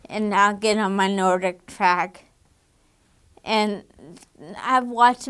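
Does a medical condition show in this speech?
Yes: damaged diaphragm.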